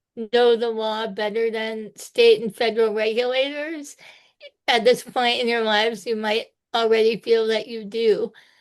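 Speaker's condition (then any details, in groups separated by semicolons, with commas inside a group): Spinal muscular atrophy type two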